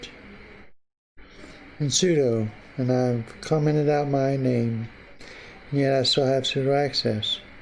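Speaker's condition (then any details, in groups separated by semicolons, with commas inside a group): Parkinson's disease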